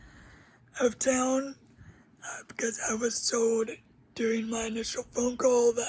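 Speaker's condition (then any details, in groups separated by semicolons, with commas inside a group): Cerebral palsy; uses a wheelchair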